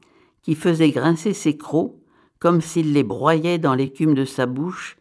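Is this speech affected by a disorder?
No.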